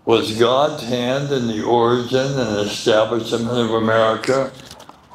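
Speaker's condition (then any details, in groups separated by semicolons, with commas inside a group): Medical condition affecting speech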